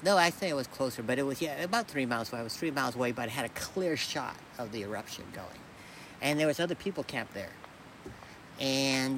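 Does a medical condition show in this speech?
No.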